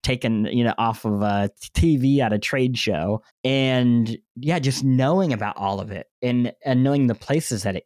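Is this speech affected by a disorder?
Yes: cleft lip and palate; bandaged.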